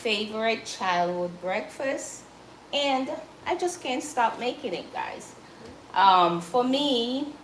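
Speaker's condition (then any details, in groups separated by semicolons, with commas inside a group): No condition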